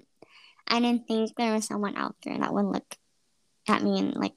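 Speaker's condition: Cleft lip and palate

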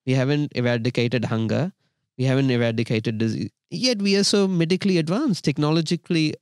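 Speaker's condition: No condition

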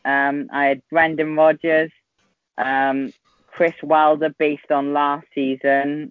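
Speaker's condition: No condition

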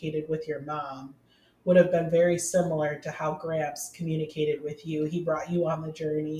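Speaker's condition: No condition

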